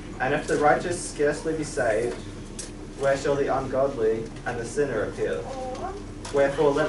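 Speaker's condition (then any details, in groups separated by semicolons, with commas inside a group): No condition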